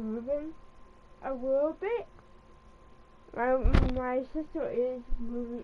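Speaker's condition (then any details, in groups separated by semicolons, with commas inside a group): Cerebral palsy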